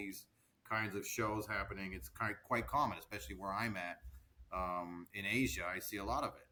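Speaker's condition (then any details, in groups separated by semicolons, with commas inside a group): No condition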